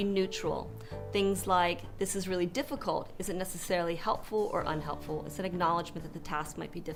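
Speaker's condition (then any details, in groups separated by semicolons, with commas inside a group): No condition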